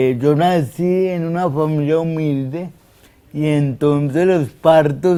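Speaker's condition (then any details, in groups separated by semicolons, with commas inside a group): Cerebral palsy; difficulty speaking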